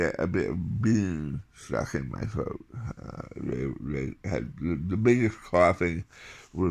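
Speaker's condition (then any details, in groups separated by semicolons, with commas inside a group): Tongue cancer surgery, tongue graft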